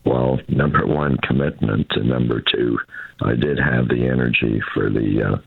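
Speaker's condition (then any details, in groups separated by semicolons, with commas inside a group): Throat cancer; five bouts of cancer, most recent throat cancer, lacks energy since fifth bout; recovered, ongoing throat trouble, taste trouble; voice affected by throat cancer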